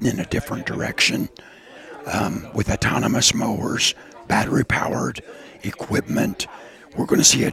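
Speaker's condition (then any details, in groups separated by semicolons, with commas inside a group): Partial laryngectomy for throat cancer; hard to hear in loud environments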